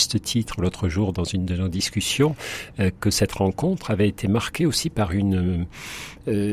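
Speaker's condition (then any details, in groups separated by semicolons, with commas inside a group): No condition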